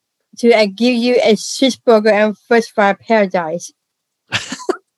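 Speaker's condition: Down syndrome; congenital

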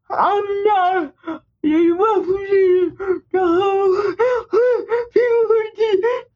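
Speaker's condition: Speech impairment; uses wheelchair

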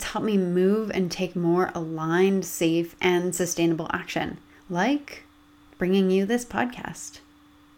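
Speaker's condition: No condition

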